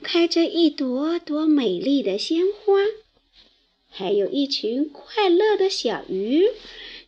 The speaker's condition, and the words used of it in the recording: None; typical speech.